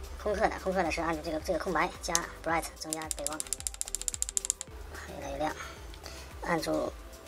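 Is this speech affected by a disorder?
No.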